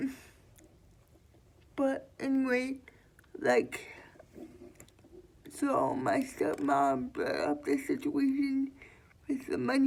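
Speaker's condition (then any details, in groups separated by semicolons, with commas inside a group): Cerebral palsy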